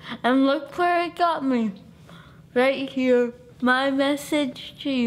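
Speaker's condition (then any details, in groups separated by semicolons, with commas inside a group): Cerebral palsy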